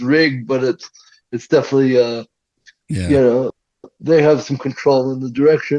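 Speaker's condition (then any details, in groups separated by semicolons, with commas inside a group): Cerebral palsy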